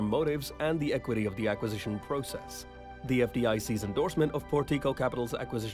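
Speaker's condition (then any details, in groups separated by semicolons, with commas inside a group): No condition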